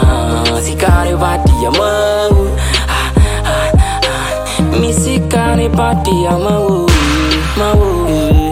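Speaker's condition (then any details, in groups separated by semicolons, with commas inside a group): No condition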